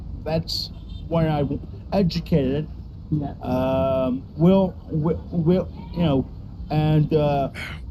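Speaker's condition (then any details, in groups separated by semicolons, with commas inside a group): Cerebral palsy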